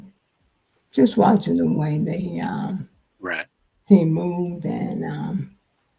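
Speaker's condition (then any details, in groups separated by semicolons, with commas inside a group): Multiple sclerosis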